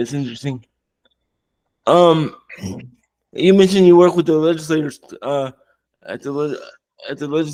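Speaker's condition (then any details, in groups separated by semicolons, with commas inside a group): Cerebral palsy, severe; wheelchair user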